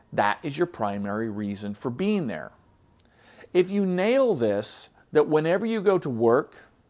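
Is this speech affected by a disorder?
No.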